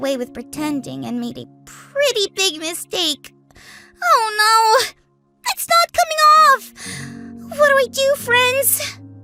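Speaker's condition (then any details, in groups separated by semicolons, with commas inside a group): No condition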